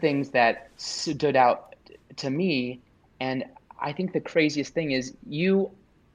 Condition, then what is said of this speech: Stuttering. And also just do it for myself, to just have that confidence that it's a part of me, and that's just how I speak sometimes.